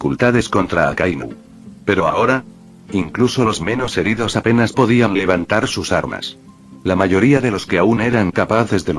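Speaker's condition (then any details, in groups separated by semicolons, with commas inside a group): No condition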